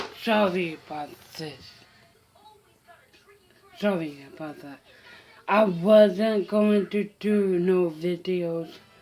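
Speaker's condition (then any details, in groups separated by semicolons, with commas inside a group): Mild cerebral palsy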